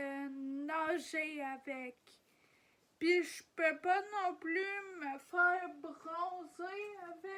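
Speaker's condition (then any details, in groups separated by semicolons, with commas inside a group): Ataxia; degenerative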